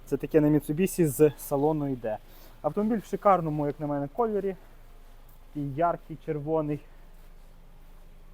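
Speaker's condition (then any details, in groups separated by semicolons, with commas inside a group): No condition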